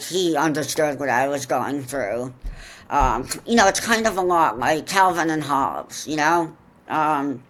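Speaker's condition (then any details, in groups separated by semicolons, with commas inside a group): Profound deafness, congenital; excellent conversationalist, natural communicator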